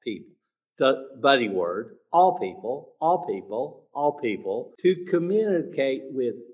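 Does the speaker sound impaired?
Yes: aphasia after stroke; aphasia after stroke around age 61, lifelong, no cure; about 2.5 years post stroke, daily prosody, fluency, speed, pausing drills, intensive aphasia clinic attended; initially no words, now talks well, practice accuracy over 55%, 20% a year ago.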